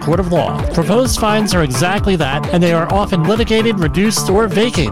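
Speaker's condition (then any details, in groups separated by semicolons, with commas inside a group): Cleft lip and palate; present since childhood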